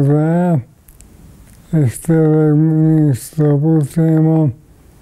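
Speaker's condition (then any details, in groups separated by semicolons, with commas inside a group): ALS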